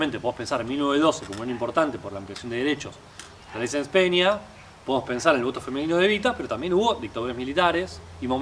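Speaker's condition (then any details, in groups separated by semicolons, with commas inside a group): No condition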